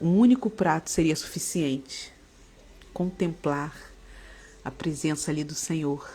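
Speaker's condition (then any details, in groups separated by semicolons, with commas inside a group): No condition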